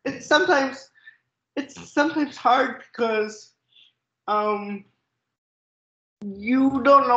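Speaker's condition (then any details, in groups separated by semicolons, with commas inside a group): Cerebral palsy; speech not impaired, sometimes hyperventilates when talking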